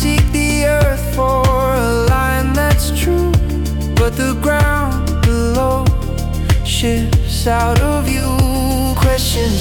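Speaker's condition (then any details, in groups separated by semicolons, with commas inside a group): No condition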